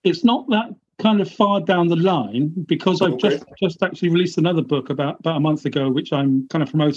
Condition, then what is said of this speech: Stuttering. You know, I have a stammer, but in our chat today, it's really just not a very big thing because it's so open and nice.